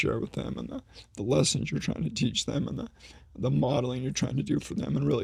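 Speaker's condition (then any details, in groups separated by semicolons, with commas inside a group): ALS; needs voice rest during conversation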